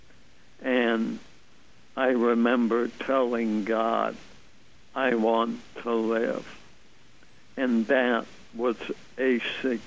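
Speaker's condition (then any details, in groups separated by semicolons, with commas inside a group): ALS; limb onset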